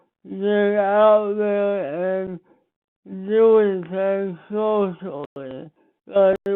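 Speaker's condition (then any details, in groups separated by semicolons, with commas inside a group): Speech impairment after birth surgery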